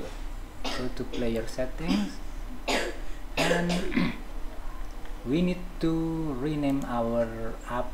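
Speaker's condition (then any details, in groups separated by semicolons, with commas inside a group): No condition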